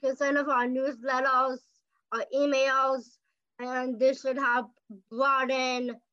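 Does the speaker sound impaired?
Yes: Down syndrome.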